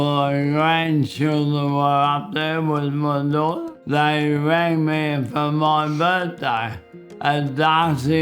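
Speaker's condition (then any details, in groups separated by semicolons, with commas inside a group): Motor neurone disease; advanced, limited time left; early voice change, after surgery could not talk or swallow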